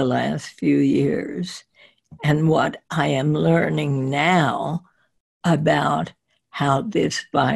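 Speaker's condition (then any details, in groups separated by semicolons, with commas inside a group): Spasmodic dysphonia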